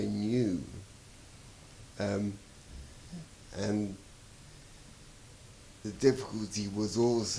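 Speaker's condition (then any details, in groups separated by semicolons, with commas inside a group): Traumatic brain injury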